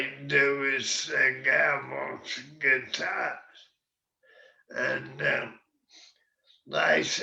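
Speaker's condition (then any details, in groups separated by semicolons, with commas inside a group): MND; voice affected early, stable since diagnosis, can no longer sing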